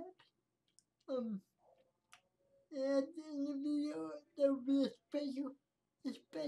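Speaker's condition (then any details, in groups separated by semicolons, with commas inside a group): Cerebral palsy; speech affected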